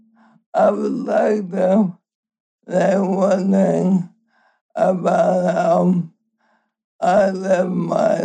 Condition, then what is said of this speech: ALS (motor neuron disease). So I'm going to just translate, if that's okay, just so we get that detail in.